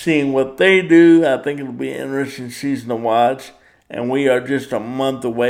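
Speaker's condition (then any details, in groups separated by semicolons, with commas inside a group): Cerebral palsy; power wheelchair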